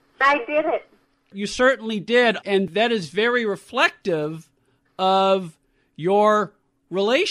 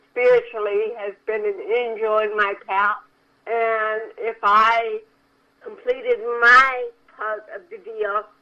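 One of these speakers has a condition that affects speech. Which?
The second: cerebral palsy; from birth; recent surgery, in physical therapy rehab.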